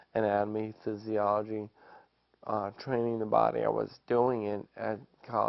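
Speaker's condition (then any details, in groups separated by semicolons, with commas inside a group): ALS; after diagnosis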